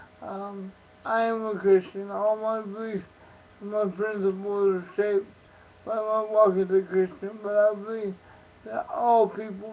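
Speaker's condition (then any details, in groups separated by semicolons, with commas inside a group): Cerebral palsy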